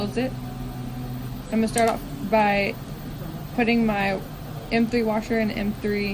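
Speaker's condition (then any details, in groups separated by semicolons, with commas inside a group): No condition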